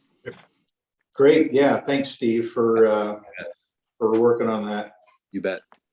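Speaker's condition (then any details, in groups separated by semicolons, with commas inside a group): No condition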